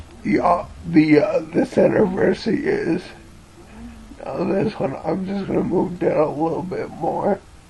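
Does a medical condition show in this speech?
Yes: cerebellar ataxia from brain tumour.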